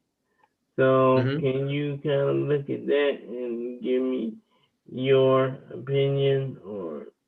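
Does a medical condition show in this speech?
Yes: cerebral palsy; wheelchair user.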